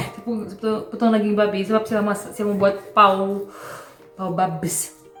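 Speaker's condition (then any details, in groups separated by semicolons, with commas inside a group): No condition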